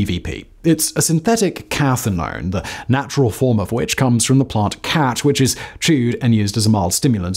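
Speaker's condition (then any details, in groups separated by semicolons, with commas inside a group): No condition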